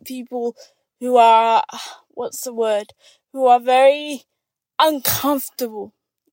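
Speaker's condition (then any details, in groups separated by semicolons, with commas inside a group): Cerebral palsy; ongoing therapy, attends therapy office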